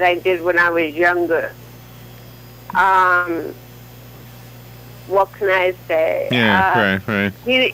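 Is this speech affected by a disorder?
Yes: cerebral palsy; from birth, leg spasticity.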